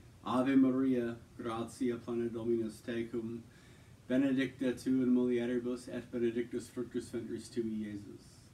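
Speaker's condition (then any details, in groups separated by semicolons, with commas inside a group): No condition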